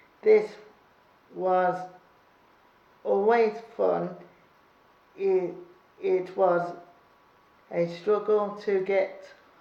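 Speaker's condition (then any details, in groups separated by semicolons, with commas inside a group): Cerebral palsy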